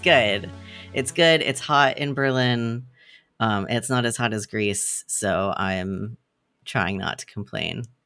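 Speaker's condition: No condition

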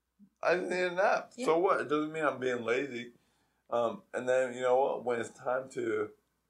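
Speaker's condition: ALS

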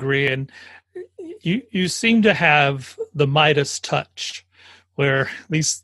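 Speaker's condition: No condition

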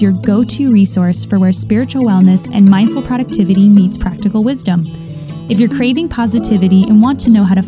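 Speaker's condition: No condition

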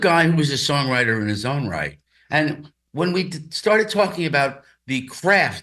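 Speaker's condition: No condition

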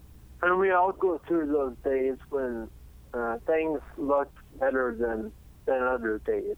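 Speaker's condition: Cerebellar ataxia; recent lower back MRI

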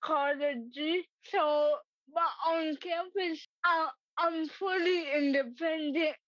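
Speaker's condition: Cerebral palsy; no longer takes medication

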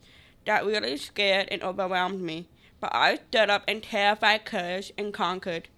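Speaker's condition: Down syndrome; reads prepared pro-life speech aloud on podcast; accent from condition, fears not being understood, tries again speaking clearer and louder

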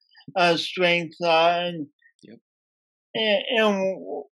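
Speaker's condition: Speech impediment from birth; oxygen loss at birth

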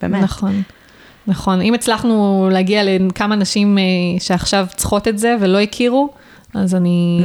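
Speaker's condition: No condition

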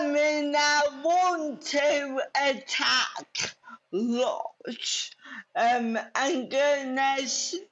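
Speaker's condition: Cerebral palsy; no wheelchair use

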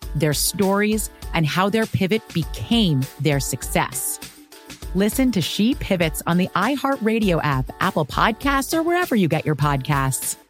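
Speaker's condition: No condition

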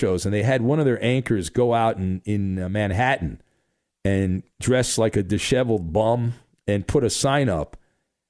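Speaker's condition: No condition

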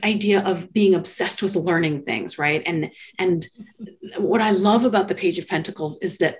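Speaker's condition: No condition

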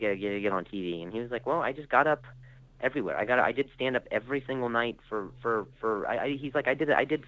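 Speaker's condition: Stutter; acquired stutter after traumatic brain injury and concussion from freak softball injury, motor skills also affected; stutters now, tells audiences early about the stutter to put them at ease; stuttered speech; repeated sounds, repeated words

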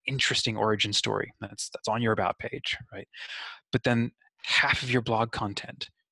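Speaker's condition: No condition

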